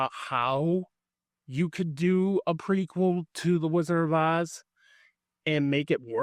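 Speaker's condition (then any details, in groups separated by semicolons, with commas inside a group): No condition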